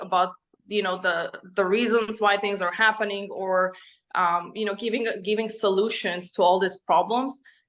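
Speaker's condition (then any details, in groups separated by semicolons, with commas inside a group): No condition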